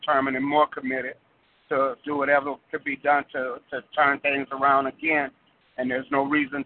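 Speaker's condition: No condition

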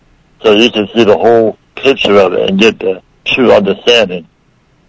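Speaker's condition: Muscular dystrophy, rare form

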